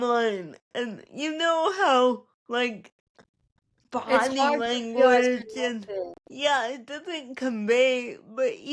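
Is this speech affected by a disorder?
Yes: cerebral palsy; spastic, ataxic features.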